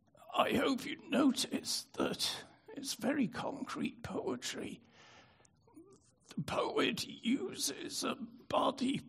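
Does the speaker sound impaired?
Yes: spasmodic dystonia; affected voice.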